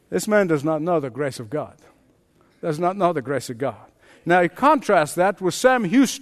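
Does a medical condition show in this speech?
No.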